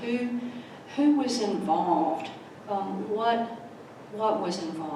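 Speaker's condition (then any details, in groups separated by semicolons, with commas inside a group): No condition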